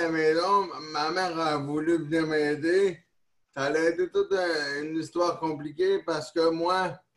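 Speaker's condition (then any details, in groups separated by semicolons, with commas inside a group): Neonatal cerebral palsy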